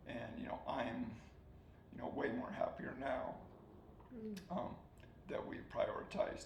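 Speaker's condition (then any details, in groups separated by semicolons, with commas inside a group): ALS; soft spoken, swallowing getting harder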